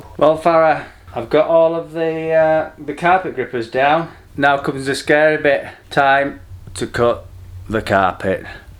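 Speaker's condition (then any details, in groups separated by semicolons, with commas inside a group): No condition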